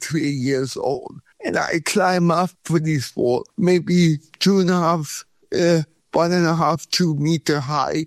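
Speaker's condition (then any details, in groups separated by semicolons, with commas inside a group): Cerebral palsy; pain returns in Sweden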